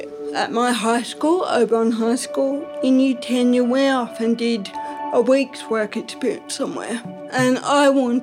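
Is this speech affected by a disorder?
Yes: ataxic cerebral palsy; slower handwriting.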